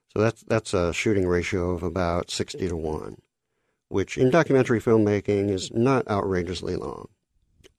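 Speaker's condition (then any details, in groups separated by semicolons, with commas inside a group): Cleft lip and palate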